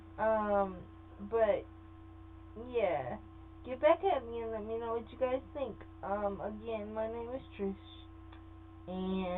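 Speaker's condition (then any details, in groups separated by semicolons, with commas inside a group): Cerebral palsy; sometimes affected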